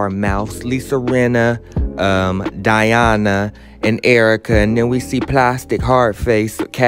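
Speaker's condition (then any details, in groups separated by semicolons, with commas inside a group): No condition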